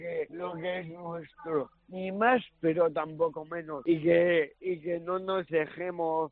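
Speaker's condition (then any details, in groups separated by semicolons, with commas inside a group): Cerebral palsy; early intervention from infancy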